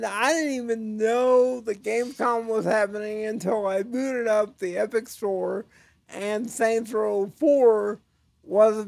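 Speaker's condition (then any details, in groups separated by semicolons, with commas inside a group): Cerebral palsy; chronic pain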